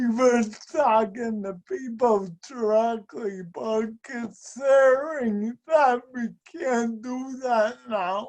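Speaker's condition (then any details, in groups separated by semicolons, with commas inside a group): Speech and mobility impairment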